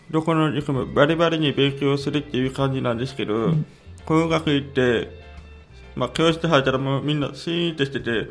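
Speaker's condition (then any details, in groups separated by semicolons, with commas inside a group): Hearing impairment; not sent to deaf school, not taught sign language; communicates by spoken language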